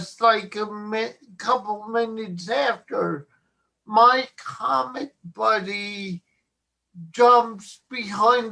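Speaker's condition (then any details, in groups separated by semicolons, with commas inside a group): Cerebral palsy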